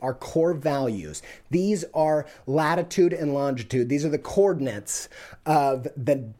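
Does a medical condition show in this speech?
No.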